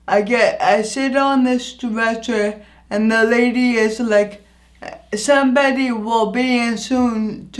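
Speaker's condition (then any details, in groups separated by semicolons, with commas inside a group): Anoxic brain injury; injury affects voice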